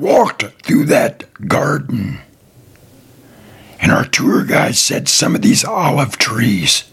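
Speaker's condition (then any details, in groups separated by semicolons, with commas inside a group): Throat cancer, partial laryngectomy; throat cancer survivor, recovered after 3 years of illness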